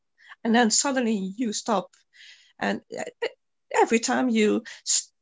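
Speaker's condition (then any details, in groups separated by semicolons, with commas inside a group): Stuttering; stuttering since girlhood, once tried not to stutter, now stutters openly; much worse in recent weeks, worse when tired and the longer on Zoom, slightly less today after rest; stutters on nearly every word or syllable, neck and shoulder tension, hiccups, tics, fatigue, working on breathing; prolonged sounds, blocks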